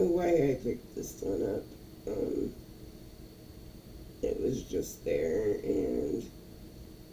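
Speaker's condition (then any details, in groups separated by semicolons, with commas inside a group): Cerebral palsy; first word not said quite right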